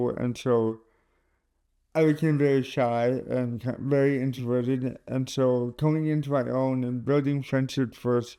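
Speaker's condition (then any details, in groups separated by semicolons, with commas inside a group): Cerebral palsy; lack of oxygen at birth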